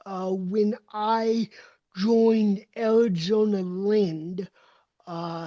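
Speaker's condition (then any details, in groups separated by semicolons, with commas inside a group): Cerebral palsy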